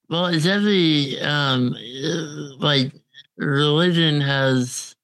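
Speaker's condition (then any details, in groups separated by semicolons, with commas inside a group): Congenital muscular dystrophy; uses ventilator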